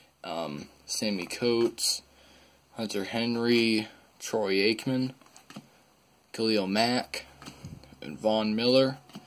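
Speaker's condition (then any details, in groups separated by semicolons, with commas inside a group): No condition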